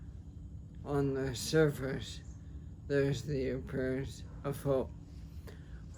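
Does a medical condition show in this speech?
Yes: ALS, sporadic; speech affected.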